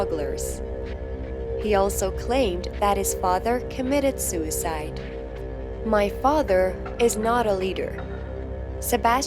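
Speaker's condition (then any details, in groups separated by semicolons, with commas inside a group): No condition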